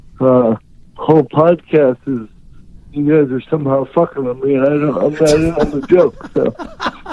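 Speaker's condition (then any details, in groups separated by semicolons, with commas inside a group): Cerebral palsy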